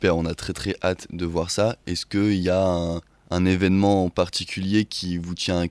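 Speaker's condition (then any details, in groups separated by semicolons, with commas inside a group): No condition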